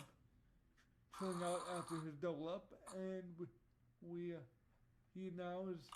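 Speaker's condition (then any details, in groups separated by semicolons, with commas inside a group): Cerebral palsy; voice tone sometimes odd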